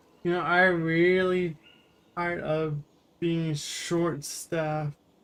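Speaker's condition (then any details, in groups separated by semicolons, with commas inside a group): Cerebral palsy; wheelchair user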